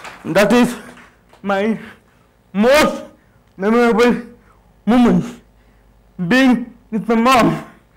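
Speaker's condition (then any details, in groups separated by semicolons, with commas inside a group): Cerebral palsy; hinders speech, sounds childlike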